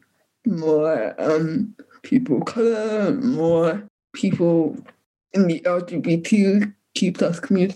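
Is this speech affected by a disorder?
Yes: cerebral palsy; cerebral palsy from birth, lack of oxygen during birth, tight tense muscles, affects arm and leg movement, physiotherapy in childhood.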